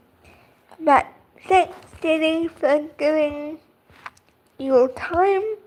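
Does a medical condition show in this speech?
Yes: cerebral palsy.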